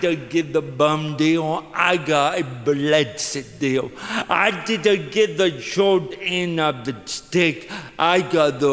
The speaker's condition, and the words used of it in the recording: Cerebral palsy. I'd still talk funny, but oh, the joy that floods my soul, because Jesus touched me and made me whole.